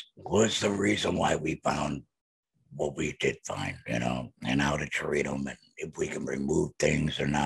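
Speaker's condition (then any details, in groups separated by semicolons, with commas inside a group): Laryngectomy, voice prosthesis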